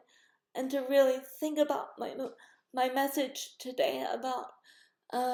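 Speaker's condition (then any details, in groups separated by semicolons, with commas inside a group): Cerebral palsy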